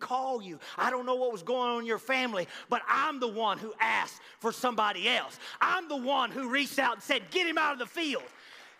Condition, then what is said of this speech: No condition.